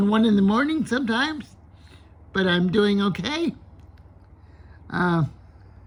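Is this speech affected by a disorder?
Yes: cerebral palsy.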